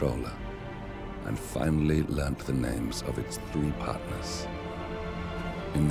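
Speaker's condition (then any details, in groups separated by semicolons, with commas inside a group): No condition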